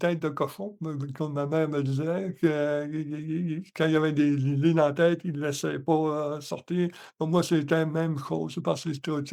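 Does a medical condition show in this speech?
Yes: hemiparalysis.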